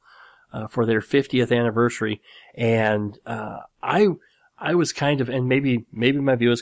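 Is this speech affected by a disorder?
Yes: cleft lip and palate; nose still slightly crooked, large dent in skull at graft site.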